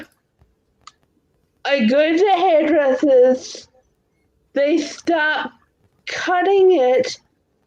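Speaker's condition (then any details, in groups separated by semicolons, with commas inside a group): Cerebral palsy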